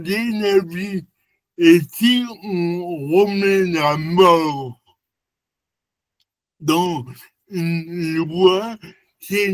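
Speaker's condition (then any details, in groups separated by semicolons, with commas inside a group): Cerebral palsy; lifelong, non-progressive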